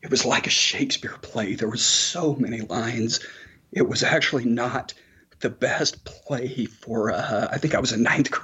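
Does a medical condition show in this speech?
Yes: spasmodic dysphonia; vocal cords break open when speaking, breathy on certain syllables, can still communicate and be heard.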